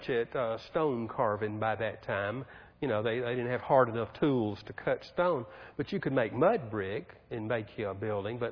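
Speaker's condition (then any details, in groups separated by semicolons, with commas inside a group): No condition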